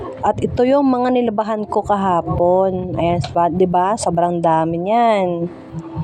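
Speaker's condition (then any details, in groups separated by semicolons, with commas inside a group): No condition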